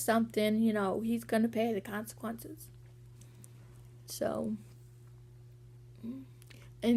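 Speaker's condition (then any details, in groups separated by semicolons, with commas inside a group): Cerebral palsy; walking sometimes hard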